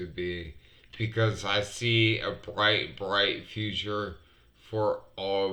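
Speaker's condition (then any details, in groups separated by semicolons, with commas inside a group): Multiple sclerosis; affects fingers; finger cannot type, MS hug, sometimes hard to breathe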